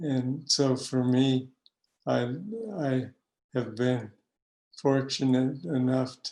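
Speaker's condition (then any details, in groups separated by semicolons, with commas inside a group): Parkinson's disease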